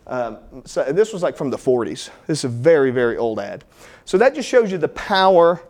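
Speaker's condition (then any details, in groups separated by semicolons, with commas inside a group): No condition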